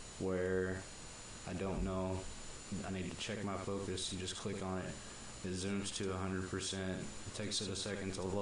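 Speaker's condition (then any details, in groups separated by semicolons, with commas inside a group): No condition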